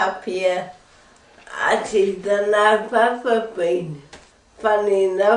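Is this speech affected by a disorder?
Yes: multiple sclerosis.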